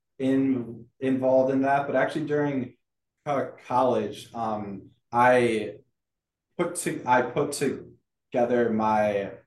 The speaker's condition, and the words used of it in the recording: Stuttering. It can be more difficult to stutter in certain situations than others.